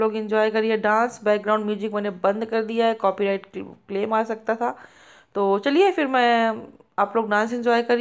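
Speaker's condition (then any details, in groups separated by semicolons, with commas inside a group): No condition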